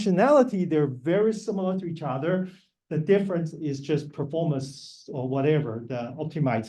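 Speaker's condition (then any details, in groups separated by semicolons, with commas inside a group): No condition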